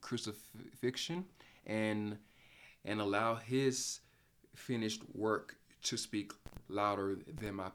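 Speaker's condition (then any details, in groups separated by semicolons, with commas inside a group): Stuttering; only stutterer on either mother's or father's side of family; still stutters; stutters when talking, speech problem audible, cannot be hidden when speaking; repeated sounds, repeated words, prolonged sounds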